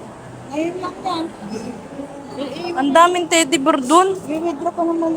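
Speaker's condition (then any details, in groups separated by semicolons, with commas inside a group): No condition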